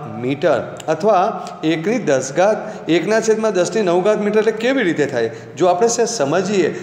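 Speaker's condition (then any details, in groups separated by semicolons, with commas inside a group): No condition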